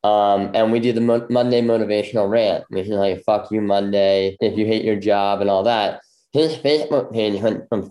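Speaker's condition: Bilateral cleft lip; congenital bilateral

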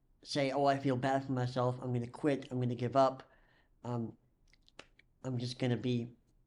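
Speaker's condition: Cleft lip and palate; nut bar (likely Nuss bar) currently placed in chest, latest surgery

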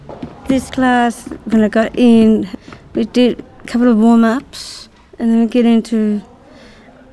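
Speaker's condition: Down syndrome; learning difficulty; age 38

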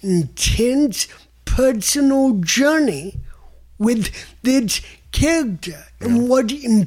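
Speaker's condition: Cerebral palsy; developmental

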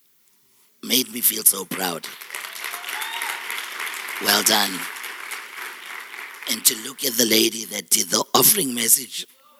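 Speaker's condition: Total laryngectomy; total laryngectomy for very rare deep laryngeal cancer, first in South Africa, breathes through neck; three years post-op, six operations in 18 months, surgeon Dr. Khalil Ismail, surgery four days post-diagnosis; relearned speech, formerly artificial robotic voice like Stephen Hawking, speaking about 18 months, self-described sexy voice

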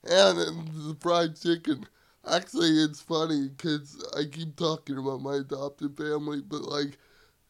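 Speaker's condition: Cerebral palsy; wheelchair user

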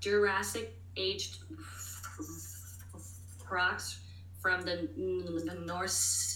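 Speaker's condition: Stuttering; moments of stuttering expected, offers to repeat things if needed; blocks

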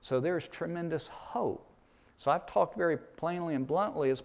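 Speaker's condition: No condition

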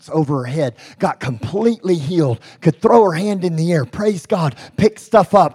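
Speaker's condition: Cleft lip and palate; congenital

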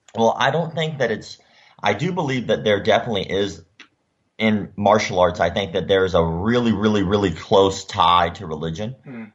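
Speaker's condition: Cleft lip and palate; surgically repaired

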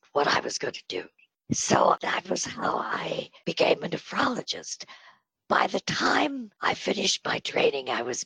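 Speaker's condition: Spasmodic dysphonia; on Botox treatment

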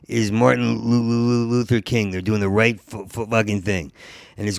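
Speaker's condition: Stuttering; long-standing stutter since college years, always stuttered in job interviews; still stutters in conversation; part-word and whole-word repetitions, fluent when telling stories, doing characters or imitating people; repeated sounds, prolonged sounds

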